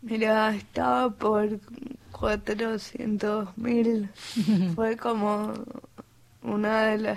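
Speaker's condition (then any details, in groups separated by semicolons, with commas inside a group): Cerebral palsy; acquired language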